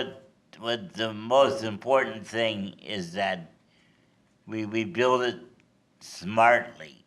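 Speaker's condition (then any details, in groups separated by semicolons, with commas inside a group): Cerebral palsy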